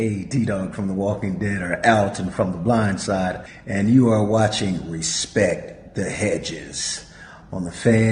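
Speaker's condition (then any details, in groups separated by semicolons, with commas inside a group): No condition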